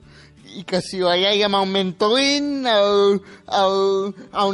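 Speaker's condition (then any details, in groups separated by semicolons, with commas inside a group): Spastic quadriplegic cerebral palsy; neurons lost, no control of legs, legs strapped to keep controlled, uses wheelchair, doctor error suspected but unproven; control of speech retained, good communicative ability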